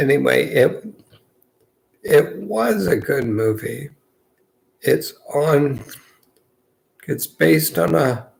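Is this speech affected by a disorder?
Yes: multiple sclerosis.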